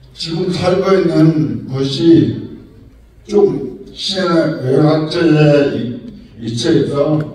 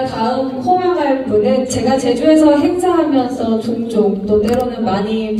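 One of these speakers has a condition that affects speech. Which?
The first: brain lesion disability; uses wheelchair, severely disabled.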